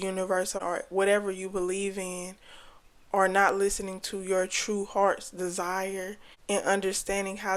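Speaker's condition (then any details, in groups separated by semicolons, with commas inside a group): No condition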